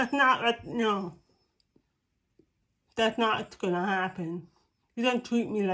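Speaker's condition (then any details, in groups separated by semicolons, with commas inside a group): Cerebral palsy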